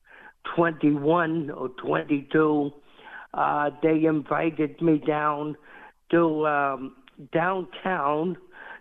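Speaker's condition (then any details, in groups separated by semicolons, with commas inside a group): Cerebral palsy; diagnosed at 6 months, never expected to walk, later learned to walk, ran New York City Marathon; walks independently, climbs stairs to top of Empire State Building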